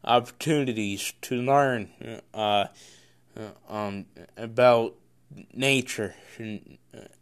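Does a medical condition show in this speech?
Yes: cerebral palsy; congenital.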